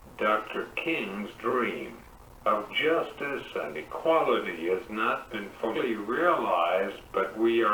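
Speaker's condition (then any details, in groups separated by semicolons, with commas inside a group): Cerebral palsy; uses wheelchair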